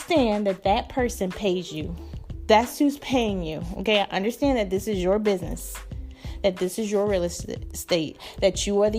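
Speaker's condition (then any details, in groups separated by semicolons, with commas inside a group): No condition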